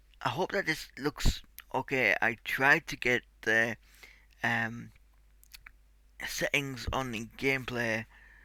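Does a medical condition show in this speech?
Yes: cerebral palsy; tight muscles.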